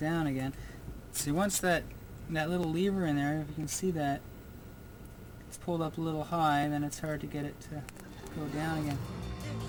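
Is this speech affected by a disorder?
No.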